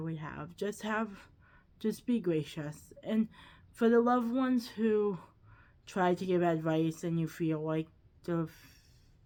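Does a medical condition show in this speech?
Yes: cerebral palsy, quadriplegic.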